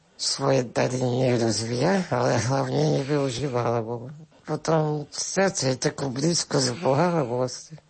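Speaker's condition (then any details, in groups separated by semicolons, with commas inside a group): Spinal muscular atrophy with tracheostomy; 24 years old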